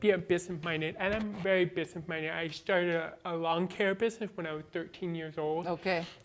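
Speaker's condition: Born deaf, cochlear implant, congenital

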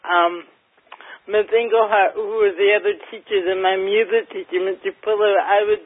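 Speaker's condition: Cerebral palsy, mild; mildly affects speech

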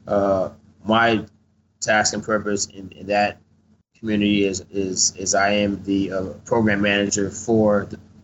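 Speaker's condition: Stutter; acquired stutter after combat traumatic brain injury, memory loss, selective hearing, Shepherd Center TBI program; mild speech impediment with stuttering, loses train of thought mid-sentence; repeated words, prolonged sounds

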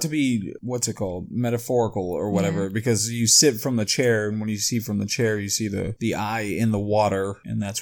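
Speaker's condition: No condition

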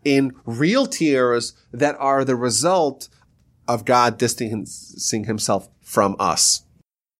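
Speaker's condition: No condition

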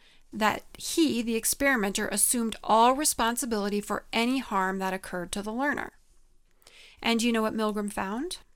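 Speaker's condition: No condition

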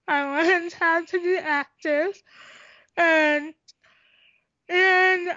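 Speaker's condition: Tracheostomy, cystic hygroma of head and neck; unable to swallow

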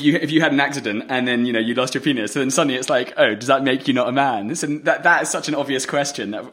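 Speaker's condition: No condition

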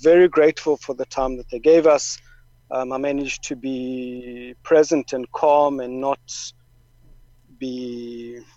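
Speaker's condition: Stuttering; prolonged sounds, blocks

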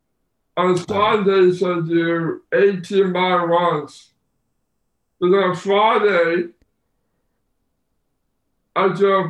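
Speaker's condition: Down syndrome; low muscle tone

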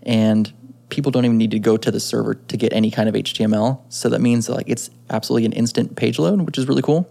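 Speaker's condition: No condition

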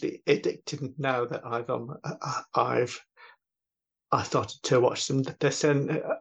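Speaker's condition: Stammering; talks with a stammer; blocks

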